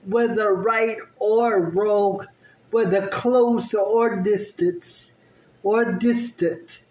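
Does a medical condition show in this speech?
Yes: spastic cerebral palsy.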